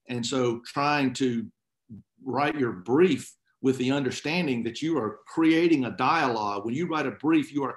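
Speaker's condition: No condition

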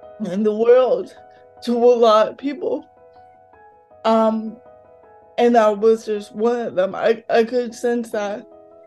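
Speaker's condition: Cerebral palsy, mild; mouth affected

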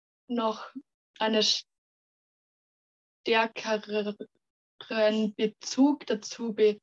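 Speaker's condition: Stuttering; stuttering since kindergarten age, many logopedists and speech therapists, stuttering therapy groups with other stutterers; part-word and word repetitions, we wegzulaufen; prolonged sounds, blocks

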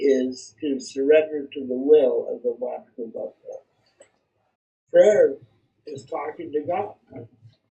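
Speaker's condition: Cerebral palsy; arms unaffected

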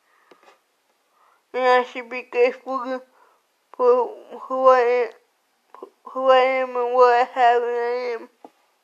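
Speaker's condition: Cerebral palsy; slurred speech

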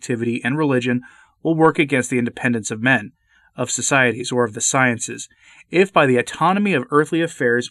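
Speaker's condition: No condition

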